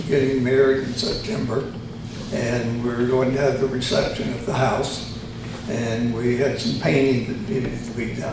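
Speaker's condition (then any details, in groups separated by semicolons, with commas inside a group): Tongue cancer surgery; both sides of tongue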